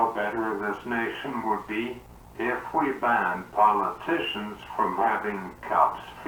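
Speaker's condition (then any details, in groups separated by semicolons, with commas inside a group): Cerebral palsy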